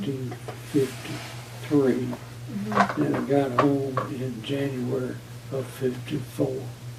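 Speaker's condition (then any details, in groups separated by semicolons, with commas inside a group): Parkinson's disease; about two years since onset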